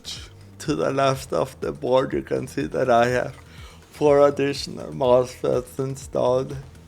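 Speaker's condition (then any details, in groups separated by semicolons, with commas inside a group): Cerebral palsy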